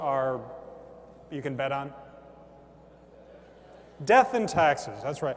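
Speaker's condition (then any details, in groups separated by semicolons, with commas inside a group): No condition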